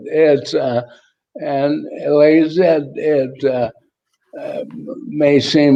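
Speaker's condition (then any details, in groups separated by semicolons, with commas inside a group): ALS; voice tires, needs rest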